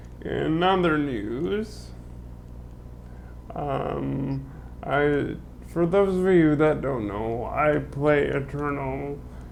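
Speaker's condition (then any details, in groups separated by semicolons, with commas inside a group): Cerebral palsy; limbs affected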